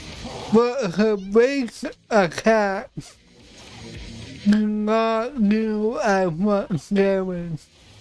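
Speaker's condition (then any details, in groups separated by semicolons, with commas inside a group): Cerebral palsy; affects voice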